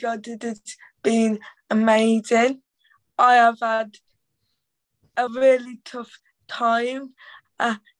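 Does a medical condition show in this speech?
Yes: cerebral palsy; teenager; cerebral palsy voice harder to understand, Black Country accent, needs extra time to get words out.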